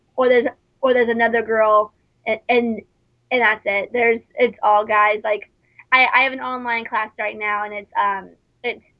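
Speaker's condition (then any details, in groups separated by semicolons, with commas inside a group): Stuttering; stuttering since very young, speech therapy from young age, father stuttered when younger, believed genetic; hides stuttering at work as waitress; fluent in routine work talk, different voice in work mode, stutters in casual conversation, facial contortions; repeated sounds, repeated words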